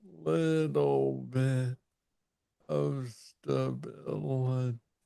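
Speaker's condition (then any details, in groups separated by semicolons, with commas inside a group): Parkinson's disease; young onset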